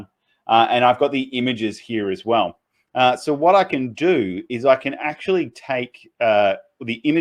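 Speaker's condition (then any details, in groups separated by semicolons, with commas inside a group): No condition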